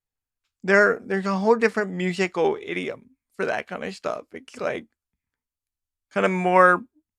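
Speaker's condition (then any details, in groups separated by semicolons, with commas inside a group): Cerebral palsy; a brain injury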